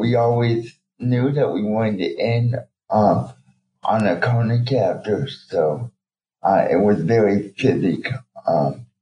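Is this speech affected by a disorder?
Yes: cerebral palsy; years of therapy, went through adaptive learning program for people with disabilities about 32 years ago; ongoing therapy, spasms, always fighting own body; types about 10 words.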